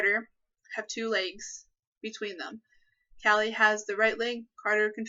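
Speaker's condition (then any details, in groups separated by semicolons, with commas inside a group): No condition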